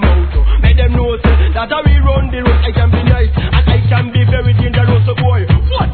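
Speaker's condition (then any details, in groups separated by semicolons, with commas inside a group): No condition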